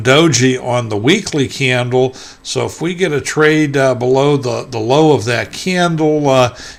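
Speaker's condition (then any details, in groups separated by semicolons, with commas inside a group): No condition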